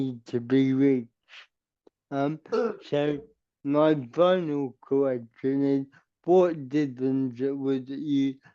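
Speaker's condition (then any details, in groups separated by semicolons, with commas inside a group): Cerebral palsy; permanent wheelchair user; uses walker, therapy, gym, yoga; speech impediment, rehearsed words for clarity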